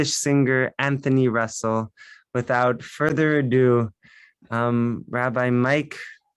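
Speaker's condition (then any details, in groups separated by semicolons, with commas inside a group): No condition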